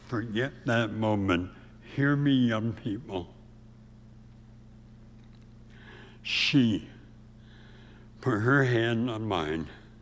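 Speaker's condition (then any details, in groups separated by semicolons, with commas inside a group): Severe speech impediment; about age 84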